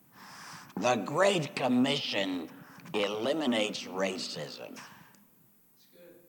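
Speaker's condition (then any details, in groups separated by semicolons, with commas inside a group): Laryngectomy; says used to serve God with voice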